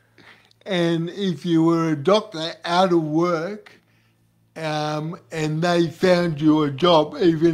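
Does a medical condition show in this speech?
Yes: cerebral palsy.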